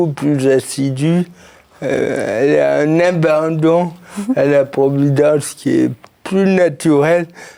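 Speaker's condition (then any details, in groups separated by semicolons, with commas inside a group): Cerebral palsy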